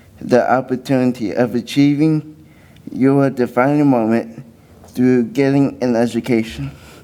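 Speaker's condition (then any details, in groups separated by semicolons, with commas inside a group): Cerebral palsy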